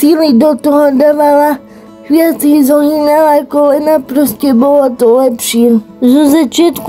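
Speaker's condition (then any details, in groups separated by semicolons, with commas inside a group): Cerebral palsy; tight muscles in arms, legs, spine, cannot sit unaided; rehabilitation, massage, heat, oxygen breathing, passive and machine exercise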